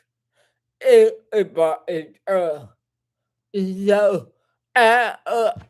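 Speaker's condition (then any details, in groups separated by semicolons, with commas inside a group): Cerebral palsy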